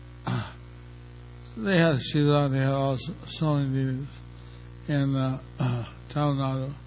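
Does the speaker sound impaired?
Yes: stroke; speaking not easy, unsure listeners understand, engages helper Jantai.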